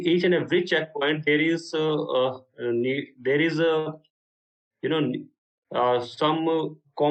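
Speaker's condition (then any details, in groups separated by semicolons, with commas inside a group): No condition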